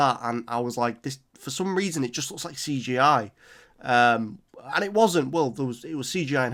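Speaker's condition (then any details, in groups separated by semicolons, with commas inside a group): No condition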